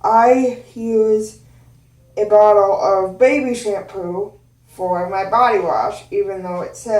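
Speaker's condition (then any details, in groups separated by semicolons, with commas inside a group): Cerebral palsy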